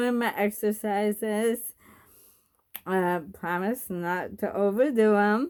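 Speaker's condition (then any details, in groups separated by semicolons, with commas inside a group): Bulbar ALS; bulbar onset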